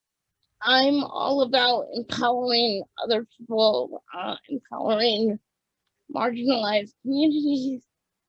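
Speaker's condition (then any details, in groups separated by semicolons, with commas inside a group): Cerebral palsy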